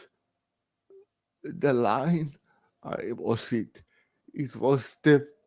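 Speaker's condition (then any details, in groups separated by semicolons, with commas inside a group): Cerebral palsy, severe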